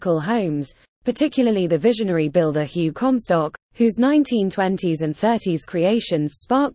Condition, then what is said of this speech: None; typical speech.